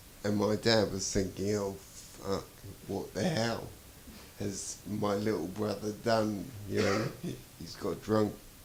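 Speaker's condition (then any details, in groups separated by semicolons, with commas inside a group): Traumatic brain injury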